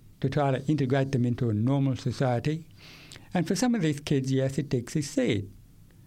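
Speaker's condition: Profound deafness; profound deafness acquired at age 8 after language acquisition, not born deaf; profound hearing loss for many years, struggles in difficult listening situations; speaks orally, language acquired before hearing loss

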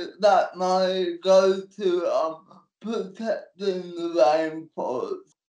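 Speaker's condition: Cerebral palsy; NDIS support worker for transport

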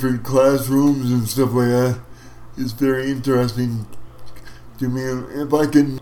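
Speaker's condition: Cerebral palsy; childhood physical therapy at crippled children's school and Grand Forks university

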